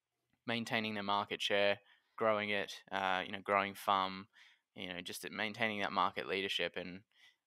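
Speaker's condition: No condition

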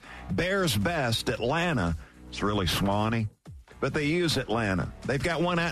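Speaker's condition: No condition

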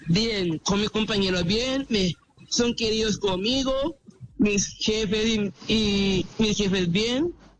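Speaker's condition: Down syndrome; 24 years old

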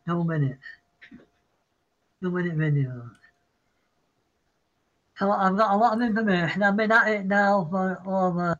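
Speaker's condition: Parkinson's; citing Parkinson's

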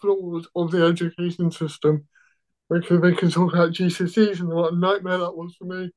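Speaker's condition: Cerebral palsy

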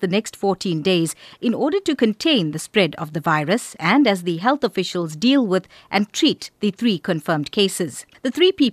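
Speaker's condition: No condition

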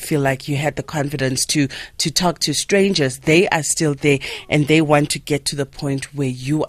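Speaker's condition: No condition

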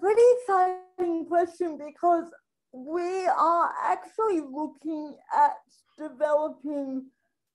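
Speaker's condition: Spastic quadriplegic cerebral palsy; affects all of daily life

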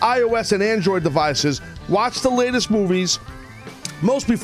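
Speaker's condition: No condition

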